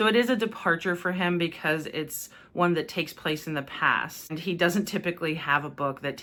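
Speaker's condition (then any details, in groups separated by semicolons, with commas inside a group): No condition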